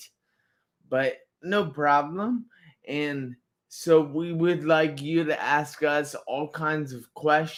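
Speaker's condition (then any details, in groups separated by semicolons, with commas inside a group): Traumatic brain injury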